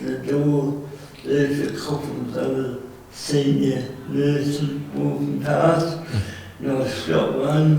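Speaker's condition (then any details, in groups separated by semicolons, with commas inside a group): Cerebral palsy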